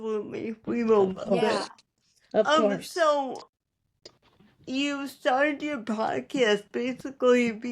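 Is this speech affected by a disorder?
Yes: cerebral palsy.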